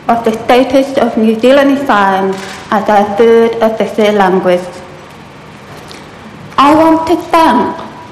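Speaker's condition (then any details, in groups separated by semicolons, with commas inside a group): Profound deafness; large hearing aids in body harness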